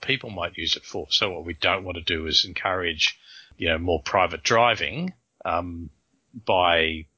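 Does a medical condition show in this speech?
No.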